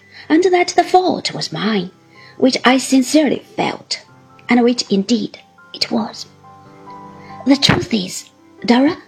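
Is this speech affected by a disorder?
No.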